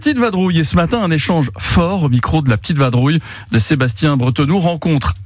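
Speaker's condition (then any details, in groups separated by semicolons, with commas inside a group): No condition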